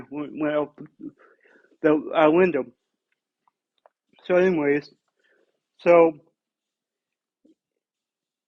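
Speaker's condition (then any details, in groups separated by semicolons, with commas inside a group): Cerebral palsy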